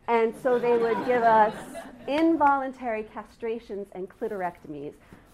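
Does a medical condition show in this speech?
No.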